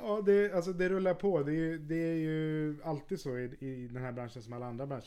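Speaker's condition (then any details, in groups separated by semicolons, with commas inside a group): No condition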